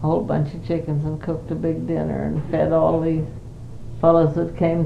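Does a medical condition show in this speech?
Yes: Parkinson's disease; not very able to do much.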